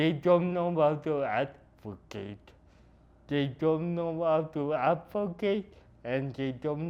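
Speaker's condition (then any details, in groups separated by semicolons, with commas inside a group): Cerebral palsy; noticeably atypical speech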